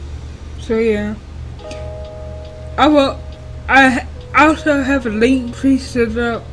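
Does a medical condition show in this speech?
Yes: cerebral palsy; wheelchair user.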